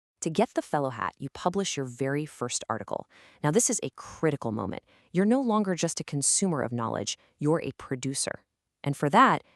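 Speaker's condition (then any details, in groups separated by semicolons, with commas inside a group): No condition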